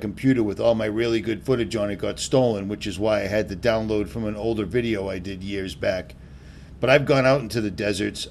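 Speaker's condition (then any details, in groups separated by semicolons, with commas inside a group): No condition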